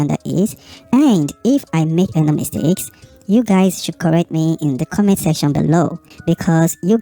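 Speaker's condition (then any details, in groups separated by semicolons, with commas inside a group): No condition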